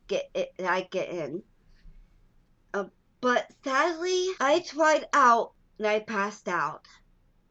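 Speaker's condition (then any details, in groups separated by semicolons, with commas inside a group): Down syndrome; lifelong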